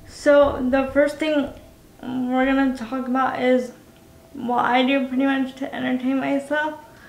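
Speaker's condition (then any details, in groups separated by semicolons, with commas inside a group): Cerebral palsy, spastic quadriplegic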